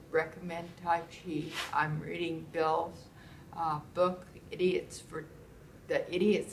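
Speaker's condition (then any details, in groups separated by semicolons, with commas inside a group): Primary progressive multiple sclerosis; tai chi, big symptom improvement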